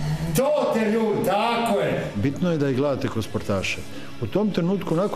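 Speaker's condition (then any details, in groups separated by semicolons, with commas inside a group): No condition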